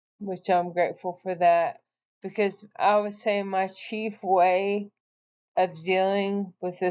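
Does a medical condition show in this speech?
Yes: ALS.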